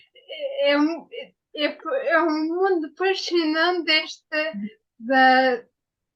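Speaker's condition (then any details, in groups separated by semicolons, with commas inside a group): Ataxia after brain injury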